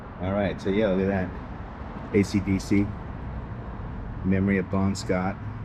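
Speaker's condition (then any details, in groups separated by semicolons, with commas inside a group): No condition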